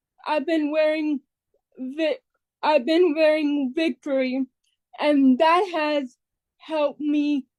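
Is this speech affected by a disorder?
Yes: cerebral palsy; affects gross motor function; speech progress over almost two years.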